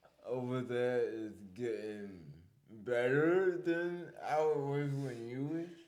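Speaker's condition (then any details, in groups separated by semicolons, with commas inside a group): Cerebral palsy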